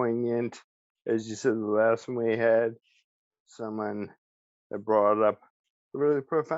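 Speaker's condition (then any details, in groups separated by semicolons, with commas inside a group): ALS; speech still preserved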